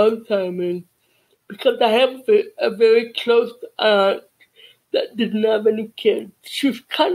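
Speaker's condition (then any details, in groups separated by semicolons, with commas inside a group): Cerebral palsy; childhood speech therapy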